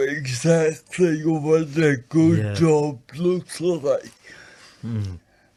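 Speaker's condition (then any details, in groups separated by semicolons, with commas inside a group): Acquired brain injury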